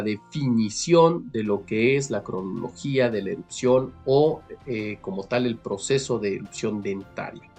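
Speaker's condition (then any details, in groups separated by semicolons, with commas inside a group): No condition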